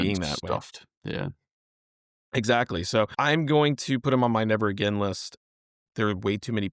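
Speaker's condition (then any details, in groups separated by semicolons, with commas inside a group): No condition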